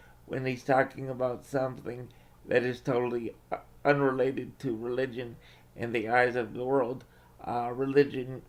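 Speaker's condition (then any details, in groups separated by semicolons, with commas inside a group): Cerebral palsy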